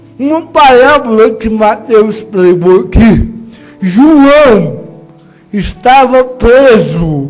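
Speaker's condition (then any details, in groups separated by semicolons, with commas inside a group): Cerebral palsy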